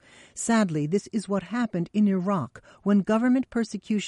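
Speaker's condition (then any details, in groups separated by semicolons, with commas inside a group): No condition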